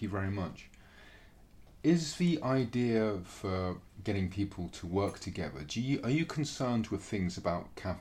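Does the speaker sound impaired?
No.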